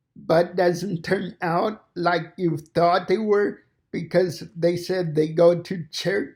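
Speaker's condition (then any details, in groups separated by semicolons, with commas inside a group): Cerebral palsy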